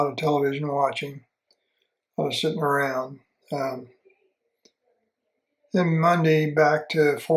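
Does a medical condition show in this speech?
Yes: Parkinson's disease.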